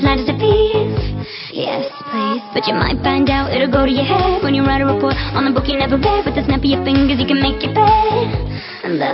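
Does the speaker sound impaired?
No.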